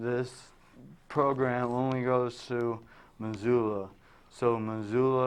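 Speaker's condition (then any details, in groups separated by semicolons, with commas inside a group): Traumatic brain injury; now talking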